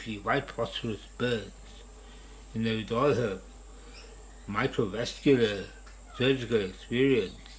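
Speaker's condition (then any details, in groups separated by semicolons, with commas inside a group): Parkinson's disease; idiopathic per hospital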